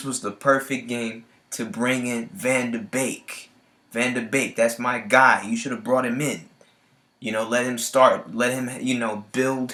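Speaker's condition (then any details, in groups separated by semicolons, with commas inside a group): No condition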